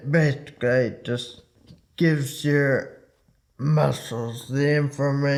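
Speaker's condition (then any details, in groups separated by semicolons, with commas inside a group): Friedreich's ataxia; inherited, progressive, poor coordination and gait; diagnosed in childhood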